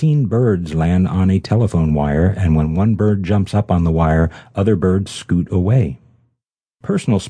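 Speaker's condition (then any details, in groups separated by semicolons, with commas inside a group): No condition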